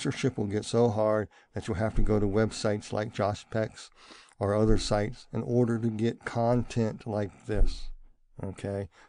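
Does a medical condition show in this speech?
Yes: partial cleft palate; congenital.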